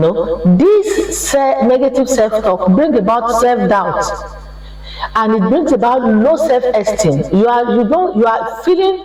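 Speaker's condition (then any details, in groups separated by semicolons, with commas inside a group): No condition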